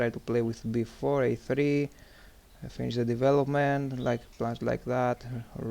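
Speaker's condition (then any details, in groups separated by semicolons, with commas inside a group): No condition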